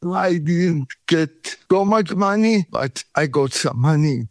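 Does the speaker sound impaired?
Yes: cerebral palsy; from birth, no breathing first 40 minutes at birth, feet opposite of Charlie Chaplin, body shaking 40 years; muscle cramps and pain from shaking, cramp free after 5 days in Thailand, pain back within 3 days in Sweden.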